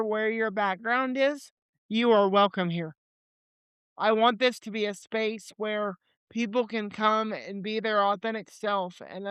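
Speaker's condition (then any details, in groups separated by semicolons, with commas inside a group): Cerebral palsy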